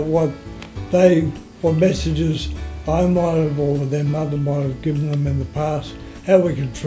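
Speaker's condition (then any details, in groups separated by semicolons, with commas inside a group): Motor neurone disease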